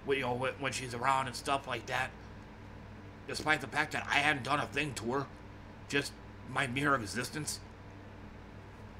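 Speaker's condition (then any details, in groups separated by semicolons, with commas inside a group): No condition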